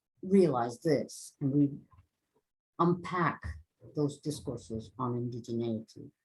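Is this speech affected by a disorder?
No.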